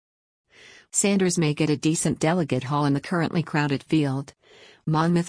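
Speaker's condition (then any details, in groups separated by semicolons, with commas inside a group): No condition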